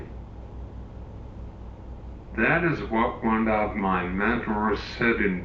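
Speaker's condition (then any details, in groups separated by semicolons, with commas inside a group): Cerebral palsy; uses wheelchair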